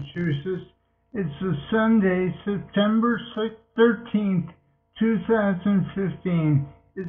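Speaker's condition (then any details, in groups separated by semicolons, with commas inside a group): Multiple sclerosis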